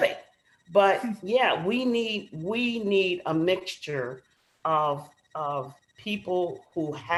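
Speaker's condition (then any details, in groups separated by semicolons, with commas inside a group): No condition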